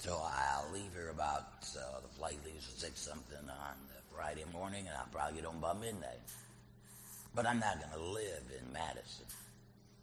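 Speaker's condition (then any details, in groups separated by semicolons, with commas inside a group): Laryngectomy, voice prosthesis; like a kazoo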